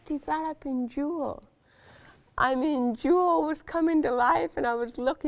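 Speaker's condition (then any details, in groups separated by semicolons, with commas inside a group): Cerebral palsy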